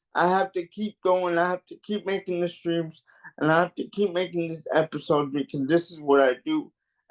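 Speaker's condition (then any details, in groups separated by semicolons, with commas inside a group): Cerebral palsy; mild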